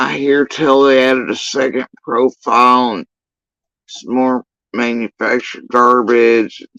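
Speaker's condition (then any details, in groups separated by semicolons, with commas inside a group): Facial paralysis after surgery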